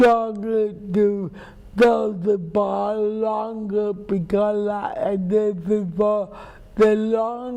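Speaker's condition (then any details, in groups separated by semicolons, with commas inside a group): Cerebral palsy; speech impairment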